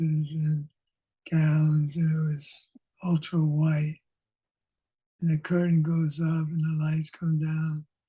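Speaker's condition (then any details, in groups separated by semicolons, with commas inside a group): Parkinson's disease; lost former character voice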